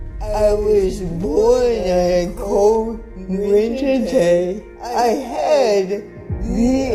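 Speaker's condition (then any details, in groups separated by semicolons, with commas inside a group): Cerebral palsy; from birth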